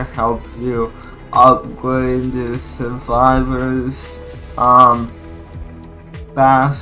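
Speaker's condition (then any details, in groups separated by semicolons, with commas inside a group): Cerebral palsy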